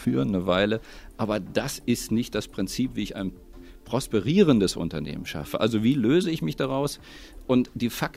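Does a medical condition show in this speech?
No.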